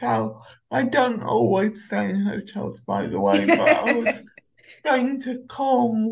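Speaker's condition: Cerebral palsy; uses Omeo wheelchair

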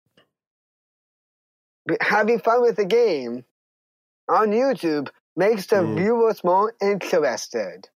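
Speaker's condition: Down syndrome; congenital

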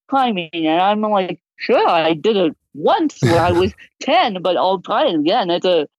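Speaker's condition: Cerebral palsy, moderate; can talk

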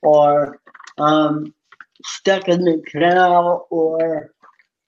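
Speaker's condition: Cerebral palsy; from birth, stuck in mother's birth canal, oxygen loss, off balance and coordination, wheelchair user, childhood therapy; big speech impediment, called his accent, understandable after familiarity

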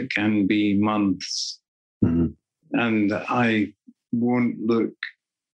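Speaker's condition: Parkinson's disease; records poetry readings to help

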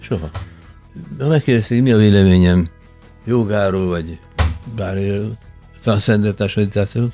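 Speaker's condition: Parkinson's disease; becomes emotional more easily as a symptom; qigong exercises with other Parkinson's patients; harder for listeners to understand

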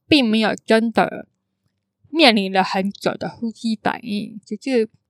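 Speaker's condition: Congenital hearing impairment, congenital cochlear underdevelopment; intonation slightly different from typical speakers, can sound sing-song

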